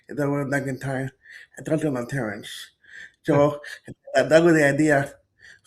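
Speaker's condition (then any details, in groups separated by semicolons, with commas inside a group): Cerebral palsy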